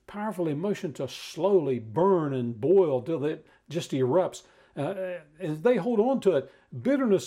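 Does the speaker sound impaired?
No.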